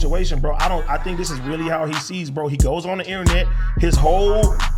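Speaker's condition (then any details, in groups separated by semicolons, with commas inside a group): No condition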